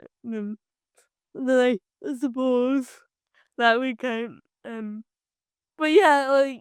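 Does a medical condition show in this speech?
Yes: cerebral palsy; from birth.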